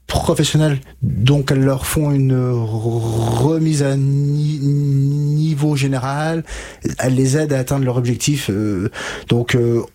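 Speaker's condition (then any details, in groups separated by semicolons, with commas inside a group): Stuttering; onset age 5 to 6, untreated, from about 20 several years therapy with Catherine Daubier, Nancy; age 33, about 28 years since onset, uses fluency techniques from stuttering therapy; blocks and repetitions now, from 5 to 20 could not say sentence without blocking, gestured fingers; repeated sounds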